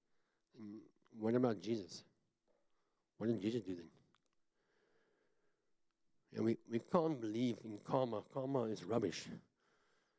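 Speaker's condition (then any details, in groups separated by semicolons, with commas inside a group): Cleft palate; congenital, numerous operations, upper jaw broken and pulled apart, tongue grown into palate, 1990s; talks funny, self-described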